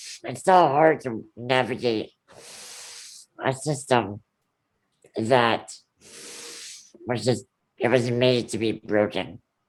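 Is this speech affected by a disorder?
Yes: ullrich congenital muscular dystrophy.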